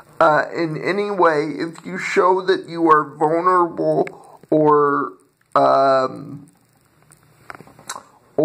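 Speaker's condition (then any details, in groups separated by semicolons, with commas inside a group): Cerebral palsy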